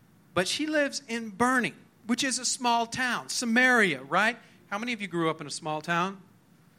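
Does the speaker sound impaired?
No.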